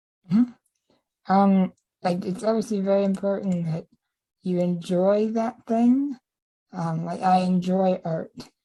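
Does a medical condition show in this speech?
Yes: spinal muscular atrophy type 2.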